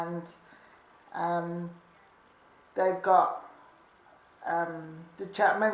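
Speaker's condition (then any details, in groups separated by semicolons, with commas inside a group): Cerebral palsy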